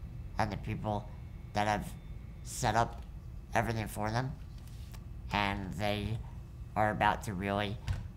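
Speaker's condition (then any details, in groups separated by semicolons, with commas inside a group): Muscular dystrophy; present from birth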